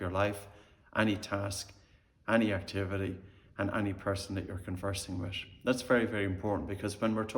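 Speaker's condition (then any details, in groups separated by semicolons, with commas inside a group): No condition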